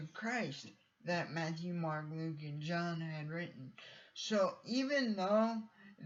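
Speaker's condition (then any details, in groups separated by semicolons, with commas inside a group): Cerebral palsy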